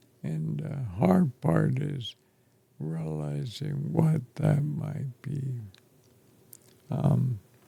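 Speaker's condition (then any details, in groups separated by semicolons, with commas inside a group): ALS; affects chest and throat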